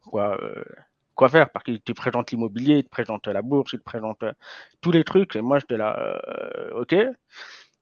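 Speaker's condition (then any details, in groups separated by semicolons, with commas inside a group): Hearing impairment from birth; congenital hearing loss, diagnosed around age 4, lip reading since birth, school to learn spoken French; learned to speak at age 4, slight effect on speech noticeable now and then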